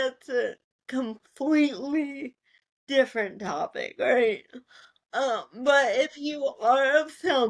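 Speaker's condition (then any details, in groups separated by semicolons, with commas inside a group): Cerebral palsy; spasticity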